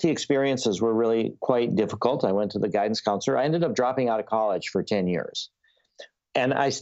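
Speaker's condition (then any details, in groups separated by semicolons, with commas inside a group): No condition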